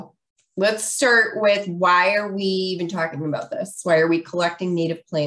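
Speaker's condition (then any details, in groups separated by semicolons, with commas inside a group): No condition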